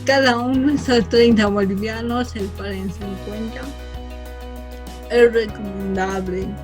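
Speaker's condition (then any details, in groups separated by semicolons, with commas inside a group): Cerebral palsy from birth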